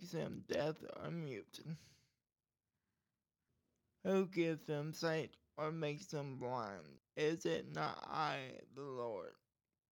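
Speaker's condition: Cerebral palsy

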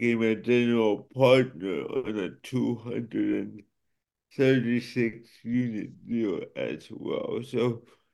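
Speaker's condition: Cerebral palsy; affects speech and motor skills

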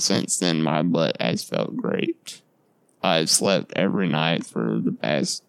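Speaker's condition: Duchenne muscular dystrophy; lifelong

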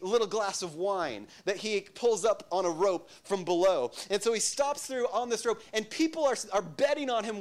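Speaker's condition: No condition

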